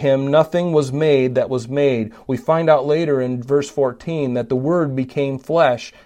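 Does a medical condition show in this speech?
No.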